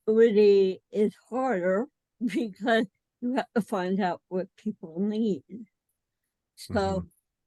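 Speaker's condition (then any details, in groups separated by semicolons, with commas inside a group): Cerebral palsy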